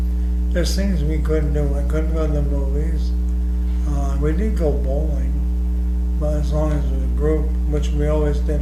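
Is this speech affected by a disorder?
Yes: ALS.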